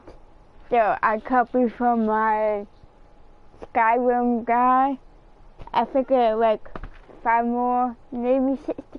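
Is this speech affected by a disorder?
Yes: cerebral palsy.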